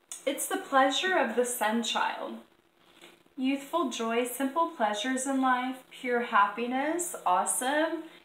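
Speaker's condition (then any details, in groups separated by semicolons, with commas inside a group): No condition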